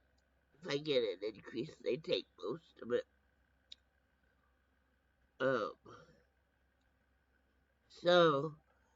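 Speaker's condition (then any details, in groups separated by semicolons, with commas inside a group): Brain injury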